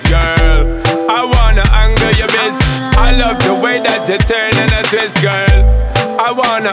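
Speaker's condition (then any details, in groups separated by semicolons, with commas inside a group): No condition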